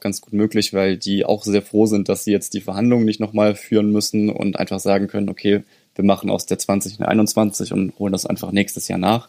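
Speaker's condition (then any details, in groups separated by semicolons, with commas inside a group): No condition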